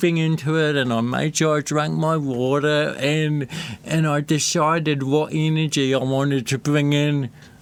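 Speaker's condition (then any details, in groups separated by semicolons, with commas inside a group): Cerebral palsy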